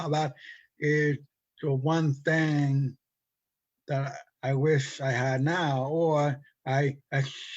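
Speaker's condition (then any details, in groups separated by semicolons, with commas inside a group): Stutter from brain injury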